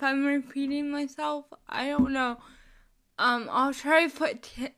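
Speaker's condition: Cerebral palsy; chronic illness and disability

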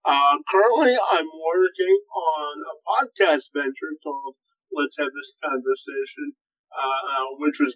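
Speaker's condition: Cerebral palsy, spastic quadriplegia

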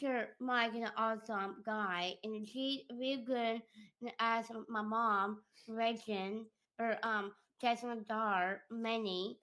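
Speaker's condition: Down syndrome; extra 21st chromosome, prenatal diagnosis suspected, cultured blood cell test, California lab; beautiful singing voice

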